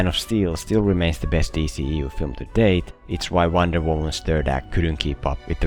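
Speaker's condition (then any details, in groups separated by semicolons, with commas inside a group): No condition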